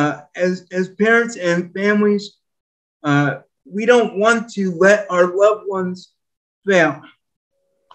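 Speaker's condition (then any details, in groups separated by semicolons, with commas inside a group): Spastic quadriplegic cerebral palsy; spastic quadriplegic, permanent wheelchair user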